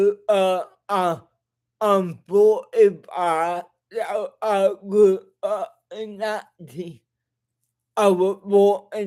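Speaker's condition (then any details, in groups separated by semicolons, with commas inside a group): Cerebral palsy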